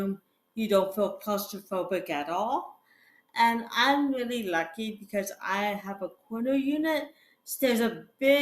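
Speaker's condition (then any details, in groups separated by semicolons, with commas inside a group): Cerebral palsy; fall risk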